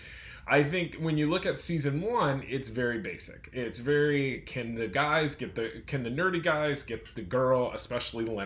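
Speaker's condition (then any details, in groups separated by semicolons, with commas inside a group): No condition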